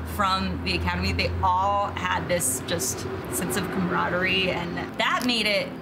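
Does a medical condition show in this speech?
No.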